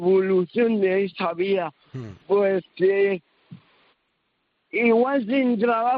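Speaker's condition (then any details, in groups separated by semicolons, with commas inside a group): Cerebral palsy; cerebral palsy from birth, diagnosed years later after MRI, early intervention from infancy, no intellectual disability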